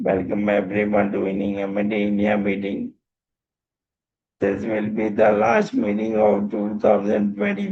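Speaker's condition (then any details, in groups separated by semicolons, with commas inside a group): Motor neurone disease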